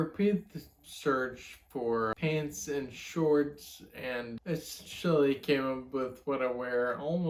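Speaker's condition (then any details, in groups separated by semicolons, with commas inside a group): Friedreich's ataxia; fine motor difficulty, needs pressure relief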